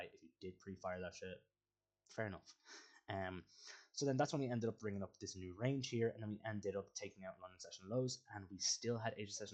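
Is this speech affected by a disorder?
No.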